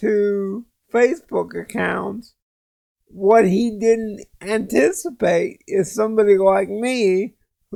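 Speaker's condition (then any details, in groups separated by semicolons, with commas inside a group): Cerebral palsy; speech sounds drunk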